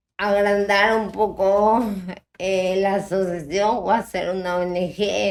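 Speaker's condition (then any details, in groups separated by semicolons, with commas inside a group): Ataxia type 1; degenerative, affects balance and coordination; worsening balance, coordination, more tremor, needs help eating; speaking and pronunciation problems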